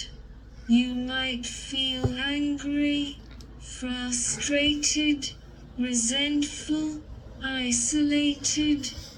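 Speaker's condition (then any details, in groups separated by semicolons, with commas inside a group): Cerebral palsy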